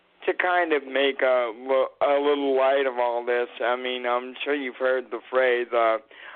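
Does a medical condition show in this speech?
Yes: cerebral palsy.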